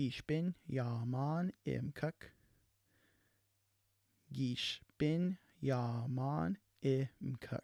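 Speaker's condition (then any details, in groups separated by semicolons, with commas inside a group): No condition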